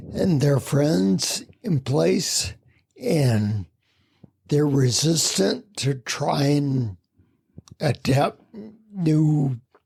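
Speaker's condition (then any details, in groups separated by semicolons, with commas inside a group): Spinocerebellar ataxia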